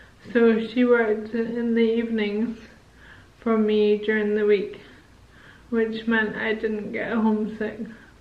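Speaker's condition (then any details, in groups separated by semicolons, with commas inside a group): Motor neurone disease; onset in left hand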